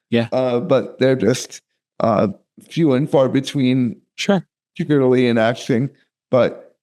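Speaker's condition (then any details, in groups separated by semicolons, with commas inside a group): Cerebral palsy; all four limbs, wheelchair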